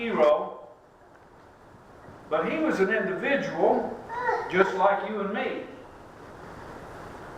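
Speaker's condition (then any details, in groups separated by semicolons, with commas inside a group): No condition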